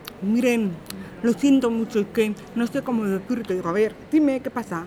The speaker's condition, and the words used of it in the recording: Deafness. Cuando me quedé sorda, lo que hicieron era matacarme para que no pierda lo que había y lo que he aprendido a hablarlo cuando oía.